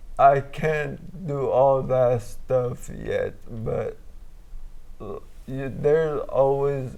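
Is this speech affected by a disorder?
Yes: traumatic brain injury.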